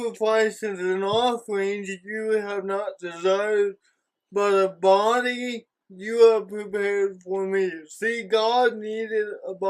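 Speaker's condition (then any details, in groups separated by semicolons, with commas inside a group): Cerebral palsy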